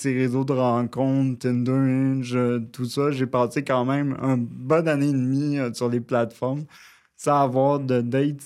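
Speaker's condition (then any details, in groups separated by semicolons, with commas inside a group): Cerebral palsy, near quadriplegia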